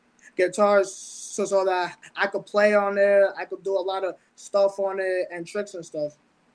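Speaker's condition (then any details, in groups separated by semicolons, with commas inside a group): Stuttering; mild speech impediment with stutter since about age ten; certain words don't come out; repeated sounds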